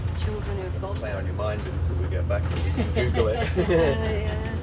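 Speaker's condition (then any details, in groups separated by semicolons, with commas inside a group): No condition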